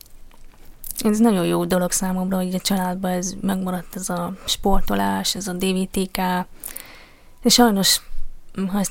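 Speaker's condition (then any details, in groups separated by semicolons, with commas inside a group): Deafness; poor speech and vocabulary with hearing aid before implant, learned speaking in developmental lessons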